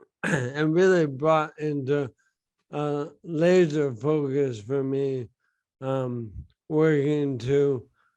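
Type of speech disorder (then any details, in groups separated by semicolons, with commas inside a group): Bulbar dysarthria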